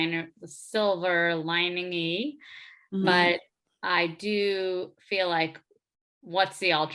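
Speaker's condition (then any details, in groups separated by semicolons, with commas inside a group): No condition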